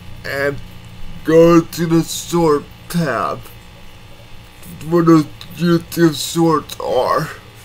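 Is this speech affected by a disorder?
Yes: cerebral palsy.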